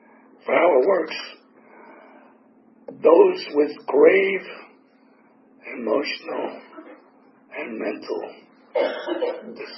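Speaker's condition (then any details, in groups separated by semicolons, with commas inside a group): Tracheotomy; tracheotomy for 4 years, 8 surgeries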